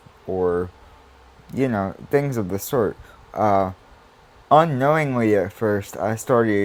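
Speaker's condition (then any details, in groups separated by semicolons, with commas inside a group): Cerebral palsy; spastic quadriplegic, uses wheelchair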